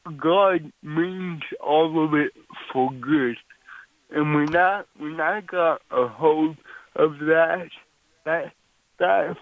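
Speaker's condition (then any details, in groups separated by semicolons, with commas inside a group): Cerebral palsy; 32 years since onset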